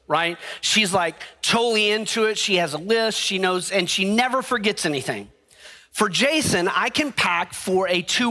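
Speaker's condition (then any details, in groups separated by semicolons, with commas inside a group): No condition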